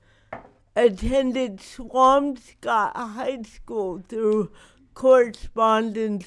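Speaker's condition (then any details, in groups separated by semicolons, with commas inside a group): Cerebral palsy; not degenerative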